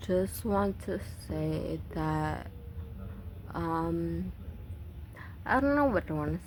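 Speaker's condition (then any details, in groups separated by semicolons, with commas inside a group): Brain injury from AVM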